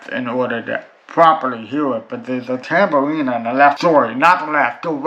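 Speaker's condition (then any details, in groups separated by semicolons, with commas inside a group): Cerebral palsy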